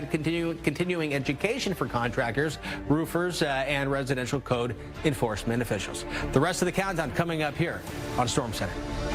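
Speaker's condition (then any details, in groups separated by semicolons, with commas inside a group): No condition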